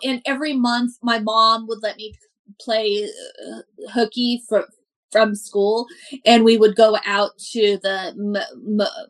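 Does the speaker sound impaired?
Yes: stuttering; stuttering since childhood, attended National Stuttering Association conferences at 18 and 35; stuttering stand-up comic, performing since age 36; stutters on own name, sound and syllable repetitions, whole-word repetitions, frequent um fillers; here repeated sounds, prolonged sounds.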